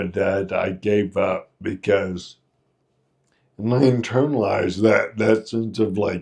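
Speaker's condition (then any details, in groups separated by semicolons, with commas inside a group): Friedreich's ataxia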